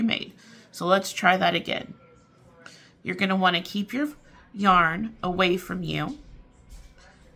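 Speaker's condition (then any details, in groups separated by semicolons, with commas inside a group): No condition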